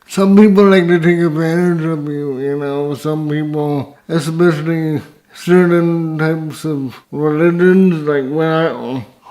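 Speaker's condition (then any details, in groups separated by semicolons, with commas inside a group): Cerebral palsy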